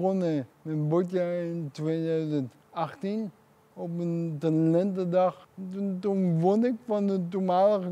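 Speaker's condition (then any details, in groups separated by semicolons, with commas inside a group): Cerebral palsy; some difficulty talking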